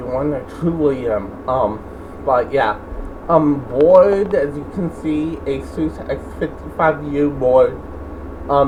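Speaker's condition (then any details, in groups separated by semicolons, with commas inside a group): Cerebral palsy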